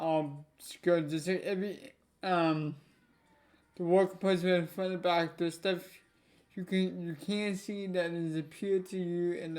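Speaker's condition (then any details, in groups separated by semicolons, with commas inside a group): Cerebral palsy; affects legs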